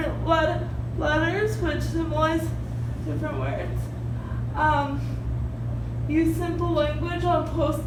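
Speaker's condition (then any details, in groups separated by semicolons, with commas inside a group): Cerebral palsy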